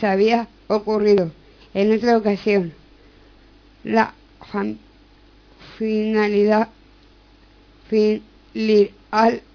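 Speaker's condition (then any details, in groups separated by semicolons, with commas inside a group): Down syndrome; reads news item aloud on live radio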